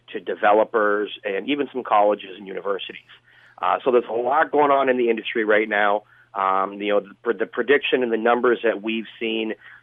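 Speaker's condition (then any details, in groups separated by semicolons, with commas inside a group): No condition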